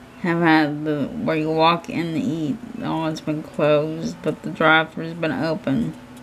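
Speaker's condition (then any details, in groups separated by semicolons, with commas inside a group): Cerebral palsy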